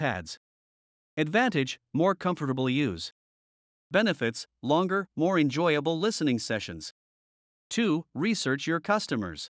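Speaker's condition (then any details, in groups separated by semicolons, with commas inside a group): No condition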